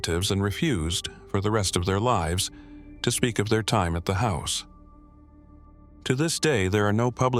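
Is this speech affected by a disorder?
No.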